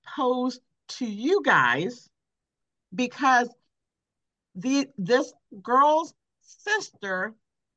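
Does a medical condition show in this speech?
Yes: aphasia after stroke; cause stroke; comprehends well but cannot repeat, viewer describes speech as clear.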